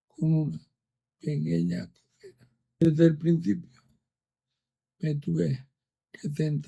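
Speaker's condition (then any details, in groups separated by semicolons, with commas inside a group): ALS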